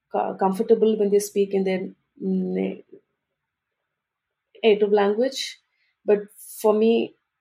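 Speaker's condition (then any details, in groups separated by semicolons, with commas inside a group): Stuttering; stuttering since about age 3, grew up in India speaking Telugu, English and Hindi; blocks and pauses, hard syllables and phonics trigger blocks, nervous in groups; repeated sounds, prolonged sounds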